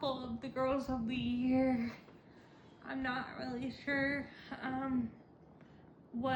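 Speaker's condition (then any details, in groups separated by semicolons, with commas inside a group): Cerebral palsy, spastic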